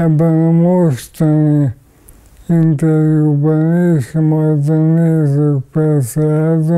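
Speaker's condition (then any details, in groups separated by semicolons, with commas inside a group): ALS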